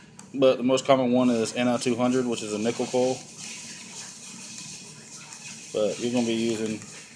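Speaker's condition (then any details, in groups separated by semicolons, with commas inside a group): No condition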